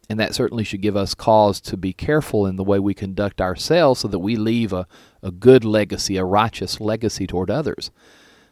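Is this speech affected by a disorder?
No.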